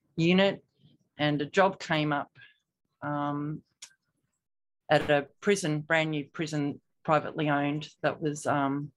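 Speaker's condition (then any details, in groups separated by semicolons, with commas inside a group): No condition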